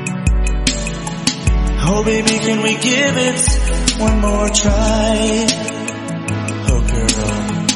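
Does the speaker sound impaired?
No.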